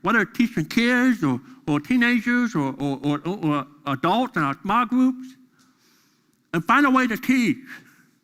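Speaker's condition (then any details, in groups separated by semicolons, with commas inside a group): Deafness; deaf during school years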